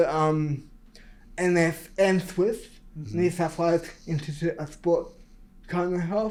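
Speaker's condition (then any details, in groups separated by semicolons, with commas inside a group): Cerebral palsy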